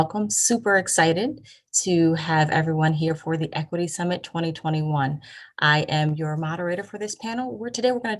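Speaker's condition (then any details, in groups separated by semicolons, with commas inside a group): No condition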